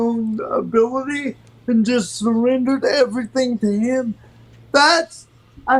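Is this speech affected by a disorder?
Yes: cerebral palsy; from birth.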